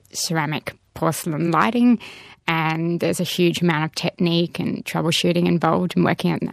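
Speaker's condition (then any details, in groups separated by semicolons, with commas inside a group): Profound deafness, progressive hearing loss, cochlear implants; born with moderate hearing loss about 30-40%, detected at three, total loss in 20s, bilateral cochlear implants; second implant last year after first, rehabilitation with surgeon, understands speech well even in noise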